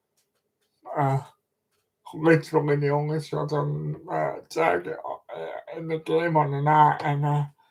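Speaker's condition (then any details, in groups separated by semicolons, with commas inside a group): Cerebral palsy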